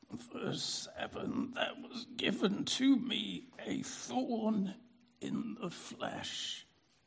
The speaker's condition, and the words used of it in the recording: Spasmodic dysphonia. And we share the experience that the more we use it, it gets a little bit easier, but it also gets tired.